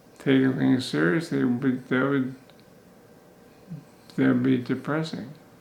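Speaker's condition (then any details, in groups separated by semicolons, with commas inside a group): Chronic progressive multiple sclerosis; chronic progressive form, onset as one-sided paralysis, recovered; about 46 years since diagnosis, progressed over years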